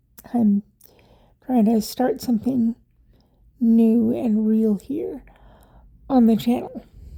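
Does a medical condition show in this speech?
Yes: cerebral palsy; wheelchair user.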